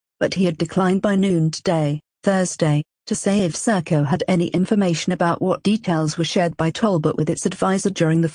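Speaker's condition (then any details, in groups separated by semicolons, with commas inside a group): No condition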